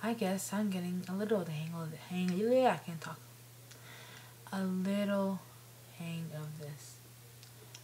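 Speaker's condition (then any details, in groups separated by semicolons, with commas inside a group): No condition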